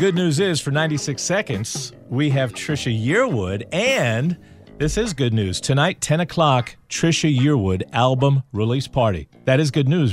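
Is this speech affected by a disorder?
No.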